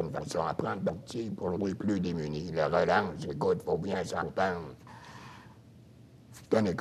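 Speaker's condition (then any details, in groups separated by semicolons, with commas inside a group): Throat cancer, voice prosthesis; laryngectomy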